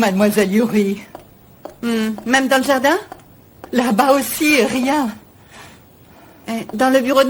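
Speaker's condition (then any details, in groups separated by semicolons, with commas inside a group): No condition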